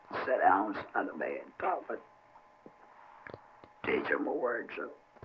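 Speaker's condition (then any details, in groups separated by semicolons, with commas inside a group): Laryngectomy, oesophageal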